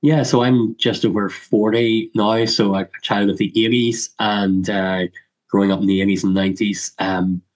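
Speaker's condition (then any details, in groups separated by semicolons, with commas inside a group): Cleft lip and palate; much speech therapy in childhood, dreaded reading aloud and public speaking as child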